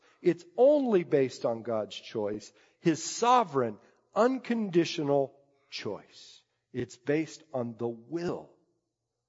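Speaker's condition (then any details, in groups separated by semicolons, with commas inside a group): No condition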